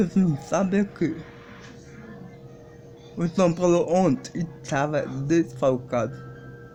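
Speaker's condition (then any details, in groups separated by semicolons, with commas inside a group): Cerebral palsy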